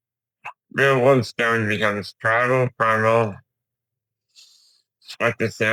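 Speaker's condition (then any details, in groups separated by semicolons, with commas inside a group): Duchenne muscular dystrophy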